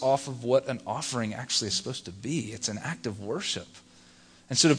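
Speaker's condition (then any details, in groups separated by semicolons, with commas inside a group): No condition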